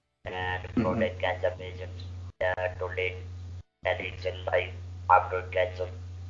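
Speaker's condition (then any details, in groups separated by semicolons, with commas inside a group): Laryngeal cancer surgery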